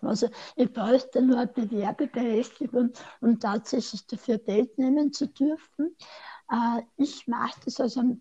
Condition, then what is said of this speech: Tongue cancer surgery. Ich bin ja dann auch noch durch meinen österreichischen Dialekt ein wenig eingeschränkt, ne?